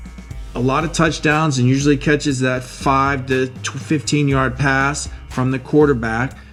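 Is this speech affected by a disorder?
No.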